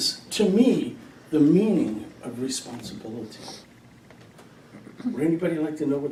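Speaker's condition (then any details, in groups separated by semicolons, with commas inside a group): No condition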